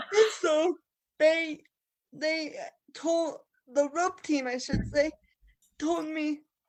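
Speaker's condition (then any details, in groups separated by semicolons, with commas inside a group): Cerebral palsy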